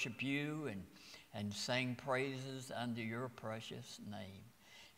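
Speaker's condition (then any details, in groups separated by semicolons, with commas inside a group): No condition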